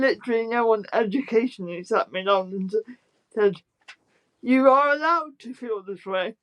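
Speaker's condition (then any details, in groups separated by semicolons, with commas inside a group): Spastic quadriplegic cerebral palsy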